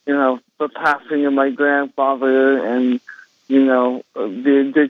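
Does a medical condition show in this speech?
Yes: cerebral palsy; congenital, balance and coordination problems, used walker, walked unassisted near age four, left hand paralyzed; speech affected in childhood, countless speech therapy sessions, now speaks as heard today.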